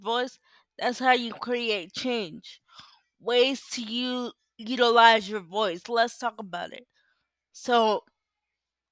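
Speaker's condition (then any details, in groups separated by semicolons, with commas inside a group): Cerebral palsy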